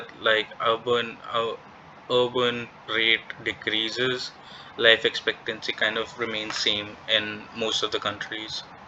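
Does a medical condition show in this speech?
No.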